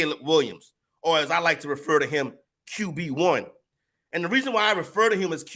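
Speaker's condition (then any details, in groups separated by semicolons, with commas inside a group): No condition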